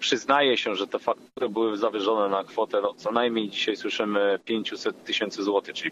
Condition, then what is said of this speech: No condition.